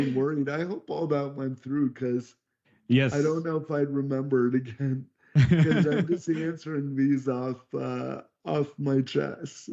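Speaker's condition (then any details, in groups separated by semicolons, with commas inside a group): Cerebral palsy; could not talk until age 12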